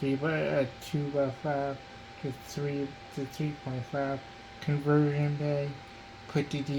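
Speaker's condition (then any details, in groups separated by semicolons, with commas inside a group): Cerebral palsy; diplegia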